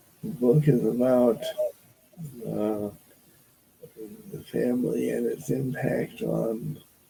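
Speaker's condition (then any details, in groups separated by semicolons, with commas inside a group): Parkinson's disease; loses train of thought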